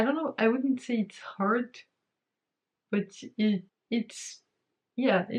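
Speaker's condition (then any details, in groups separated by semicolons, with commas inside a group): No condition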